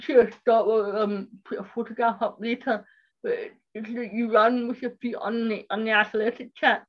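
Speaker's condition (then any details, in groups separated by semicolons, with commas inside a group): Cerebral palsy; speech impairment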